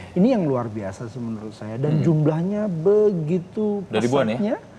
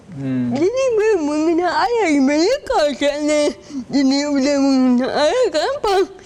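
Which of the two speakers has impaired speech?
The second: cerebral palsy; walking relatively difficult.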